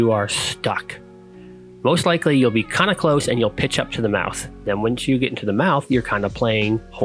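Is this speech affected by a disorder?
No.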